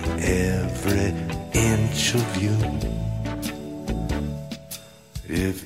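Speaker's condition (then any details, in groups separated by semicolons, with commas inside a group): No condition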